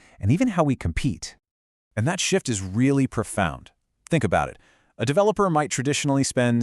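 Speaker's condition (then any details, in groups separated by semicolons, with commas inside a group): No condition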